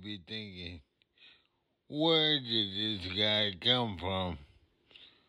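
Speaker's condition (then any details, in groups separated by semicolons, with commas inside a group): Multiple sclerosis; affects left side and voice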